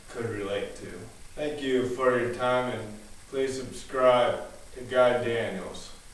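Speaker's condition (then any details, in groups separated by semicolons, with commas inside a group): Cerebral palsy; spastic, affects walking and legs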